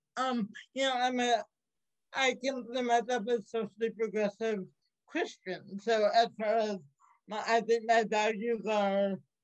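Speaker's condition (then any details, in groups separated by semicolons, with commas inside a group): Cerebral palsy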